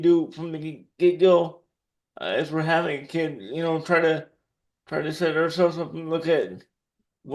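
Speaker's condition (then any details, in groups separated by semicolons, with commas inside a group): Cerebral palsy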